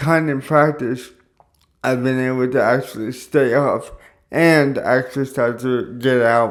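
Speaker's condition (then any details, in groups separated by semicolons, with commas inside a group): Cerebral palsy; caused by stroke at birth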